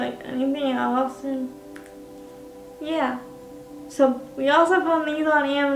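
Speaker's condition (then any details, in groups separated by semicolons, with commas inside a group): Cerebral palsy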